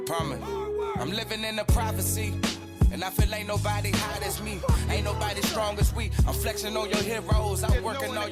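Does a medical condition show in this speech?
No.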